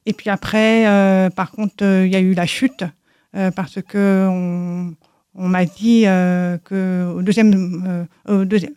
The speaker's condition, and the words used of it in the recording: Deafness. C'est trompeur parce que on croit que, que je ne suis pas sourde, mais je suis sourde en enlevant mon appareil.